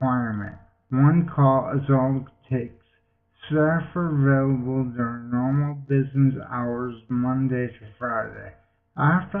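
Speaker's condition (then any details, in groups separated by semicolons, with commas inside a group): Multiple sclerosis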